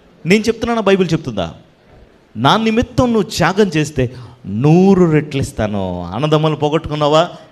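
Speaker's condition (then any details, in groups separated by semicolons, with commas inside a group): No condition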